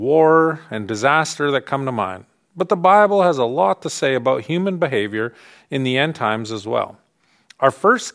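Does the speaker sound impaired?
No.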